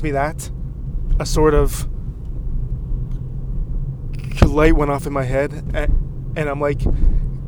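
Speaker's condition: Stuttering; stutters often on own name, anticipates blocks, feels more prepared when anticipating; prolonged sounds, blocks

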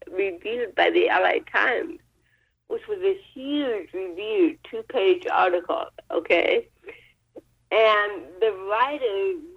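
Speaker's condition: Cerebral palsy; hearing impaired

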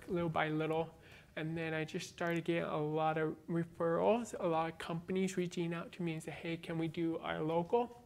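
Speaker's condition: Born deaf, cochlear implant

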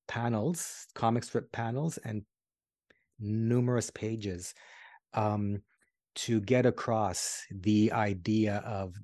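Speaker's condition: Stuttering; l sound tough, trouble formulating sentences after pandemic isolation, not from stuttering; blocks

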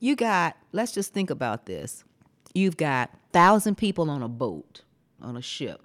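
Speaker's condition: No condition

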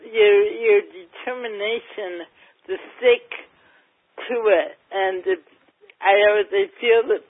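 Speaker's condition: Cerebral palsy, mild

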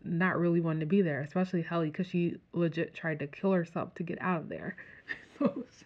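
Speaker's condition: No condition

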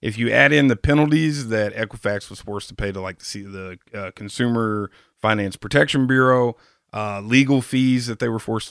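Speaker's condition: No condition

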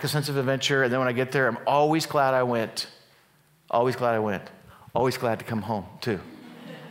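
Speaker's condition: No condition

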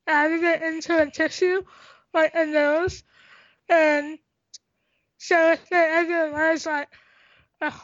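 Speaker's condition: Tracheostomy, cystic hygroma of head and neck; doctors predicted never talking

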